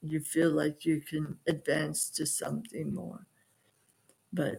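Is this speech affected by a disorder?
Yes: aphasia; aphasia after stroke at age 52, possibly familial, 3 months rehab, occupational and outpatient therapy; voice affected, worse when overly tired, former radio voice lost, host says sounds fine.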